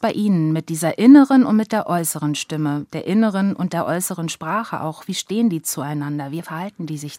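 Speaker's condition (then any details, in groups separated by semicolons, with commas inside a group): No condition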